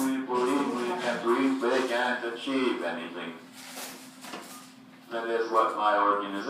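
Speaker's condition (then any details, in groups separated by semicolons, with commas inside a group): Cerebral palsy, speech-generating device, athetoid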